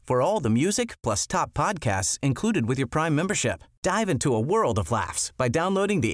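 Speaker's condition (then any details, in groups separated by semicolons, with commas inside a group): No condition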